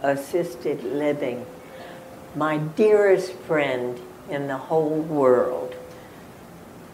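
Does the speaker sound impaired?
Yes: spasmodic dysphonia; diagnosed 1998 at Johns Hopkins within 1 hour, 4 months unable to talk before, ALS, throat cancer suspected; injections into throat at Adam's apple every 4 months, ongoing; could not talk for 4 months before diagnosis, injections allow continued radio broadcasting.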